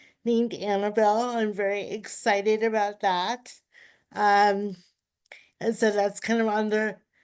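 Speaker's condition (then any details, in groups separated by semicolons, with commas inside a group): Cerebral palsy; uses power wheelchair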